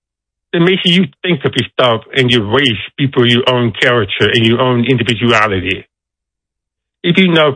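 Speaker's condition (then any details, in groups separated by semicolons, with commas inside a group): Deafness; deaf accent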